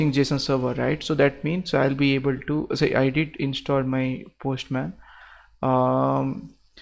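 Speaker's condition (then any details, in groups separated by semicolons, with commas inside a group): No condition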